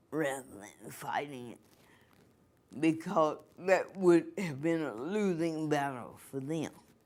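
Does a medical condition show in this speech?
Yes: cerebral palsy; from birth.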